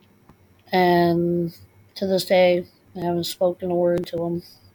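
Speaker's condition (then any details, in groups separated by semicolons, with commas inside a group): Cleft lip and palate; congenital unilateral cleft lip, palate split down middle, many childhood surgeries, left nostril blocked by cartilage; nasal air restriction, no airflow through left nostril; childhood speech impediment, slow speech development, audible heavy breathing or wheezing heard over words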